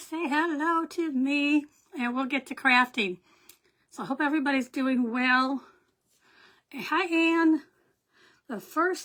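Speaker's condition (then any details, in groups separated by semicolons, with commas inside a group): No condition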